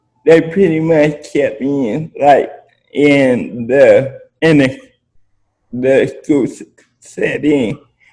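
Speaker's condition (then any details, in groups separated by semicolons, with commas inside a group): Spastic quadriplegic cerebral palsy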